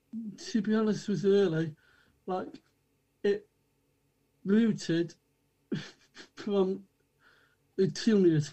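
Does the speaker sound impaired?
Yes: Down syndrome; from birth.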